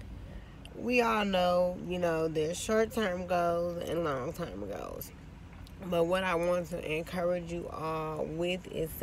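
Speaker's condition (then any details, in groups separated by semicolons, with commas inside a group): Cerebral palsy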